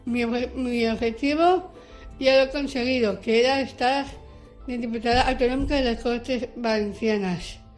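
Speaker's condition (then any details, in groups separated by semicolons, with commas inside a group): Down syndrome; genetic disorder, aged 35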